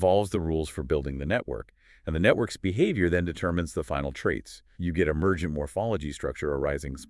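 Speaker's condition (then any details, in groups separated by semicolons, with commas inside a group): No condition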